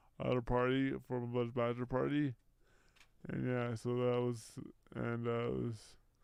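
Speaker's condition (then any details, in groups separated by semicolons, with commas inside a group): Brain injury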